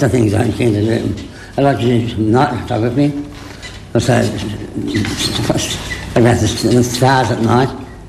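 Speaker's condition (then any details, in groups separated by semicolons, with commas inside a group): Parkinson's disease; young onset, diagnosed at age 30, no cure, on treatments, not well enough to live alone, nursing home 15 years; movement challenges, shaking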